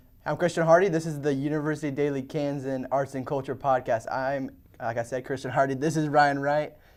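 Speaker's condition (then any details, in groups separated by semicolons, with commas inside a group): No condition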